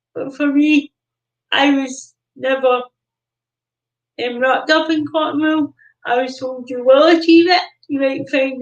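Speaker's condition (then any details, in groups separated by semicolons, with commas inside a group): Cerebral palsy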